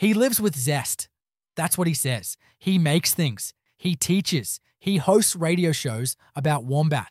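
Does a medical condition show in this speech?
No.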